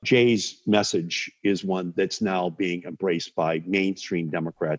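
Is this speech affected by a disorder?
No.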